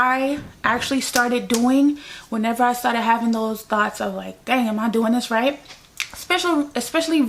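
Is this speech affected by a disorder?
No.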